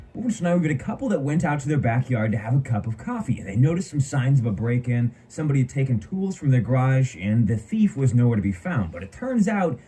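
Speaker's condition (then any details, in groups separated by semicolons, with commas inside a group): No condition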